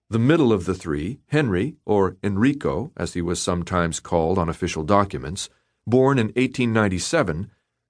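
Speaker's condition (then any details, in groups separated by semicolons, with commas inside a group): No condition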